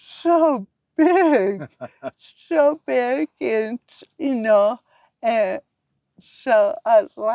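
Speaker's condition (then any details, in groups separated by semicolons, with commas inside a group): Cerebral palsy; from birth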